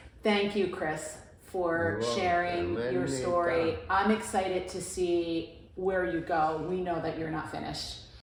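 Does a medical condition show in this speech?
No.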